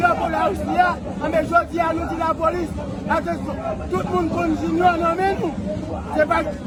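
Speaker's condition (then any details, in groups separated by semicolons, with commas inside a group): No condition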